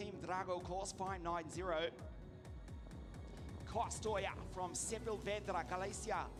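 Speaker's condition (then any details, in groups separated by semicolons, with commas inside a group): No condition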